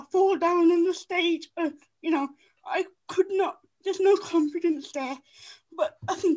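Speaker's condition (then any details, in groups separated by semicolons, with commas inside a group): Cerebral palsy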